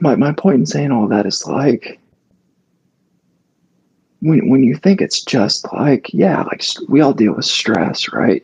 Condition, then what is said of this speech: Spasmodic dysphonia. And every time I try to do it, that do something that would be helpful, I get literally blocked.